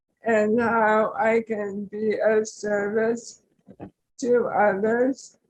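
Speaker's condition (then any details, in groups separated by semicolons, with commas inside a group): ALS; tracheostomy; arms do not work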